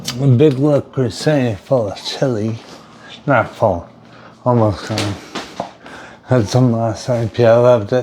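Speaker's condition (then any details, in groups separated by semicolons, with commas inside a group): Brain injury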